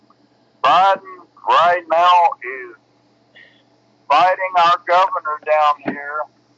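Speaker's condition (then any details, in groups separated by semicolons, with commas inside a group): Cerebral palsy; bedbound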